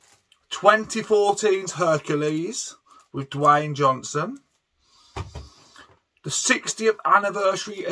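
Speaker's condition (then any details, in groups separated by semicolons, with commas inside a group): No condition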